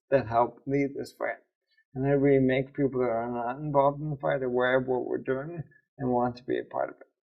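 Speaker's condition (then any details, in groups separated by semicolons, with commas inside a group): ALS; about two years since diagnosis, progressing; voice audibly affected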